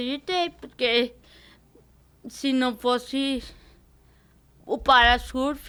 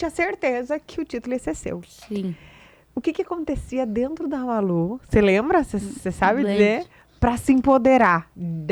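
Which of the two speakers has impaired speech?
The first: cerebral palsy; diparetic form.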